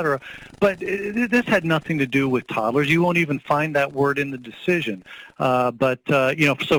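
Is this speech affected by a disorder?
No.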